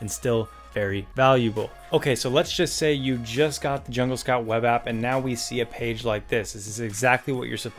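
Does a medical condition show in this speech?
No.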